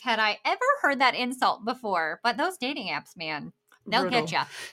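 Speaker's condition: Bilateral cleft lip and palate

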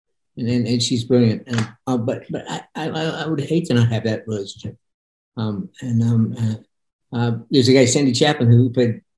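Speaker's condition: Parkinson's; progressive brain disease

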